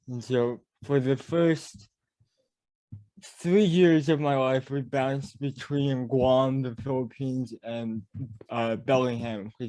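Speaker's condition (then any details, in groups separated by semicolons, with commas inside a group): Cerebral palsy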